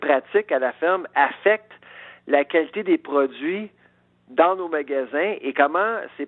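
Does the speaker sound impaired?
No.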